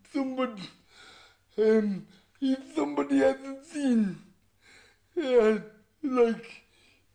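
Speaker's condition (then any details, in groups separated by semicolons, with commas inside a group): Cerebral palsy; voice described as unusual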